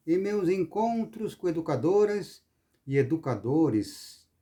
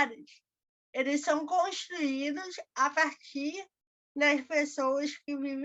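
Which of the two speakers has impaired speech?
The second: cerebral palsy; diagnosed at about one year.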